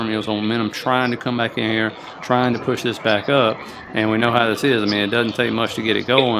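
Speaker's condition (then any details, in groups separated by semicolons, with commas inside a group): No condition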